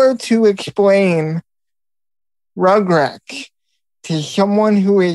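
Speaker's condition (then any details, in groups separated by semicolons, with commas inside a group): Cerebral palsy; voice sometimes sounds childlike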